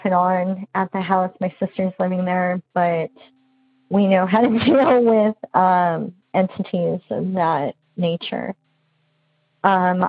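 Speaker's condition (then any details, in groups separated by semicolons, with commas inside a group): Bilateral cleft lip and palate; congenital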